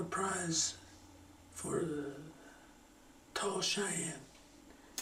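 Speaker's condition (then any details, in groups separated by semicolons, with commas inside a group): Parkinson's; slowing down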